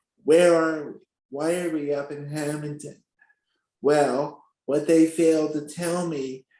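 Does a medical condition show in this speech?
Yes: spastic quadriplegic cerebral palsy.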